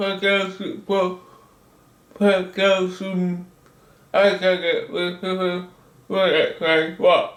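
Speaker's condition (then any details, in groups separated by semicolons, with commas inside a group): Cerebral palsy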